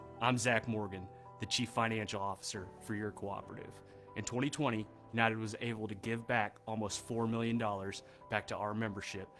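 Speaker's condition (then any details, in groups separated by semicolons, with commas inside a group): No condition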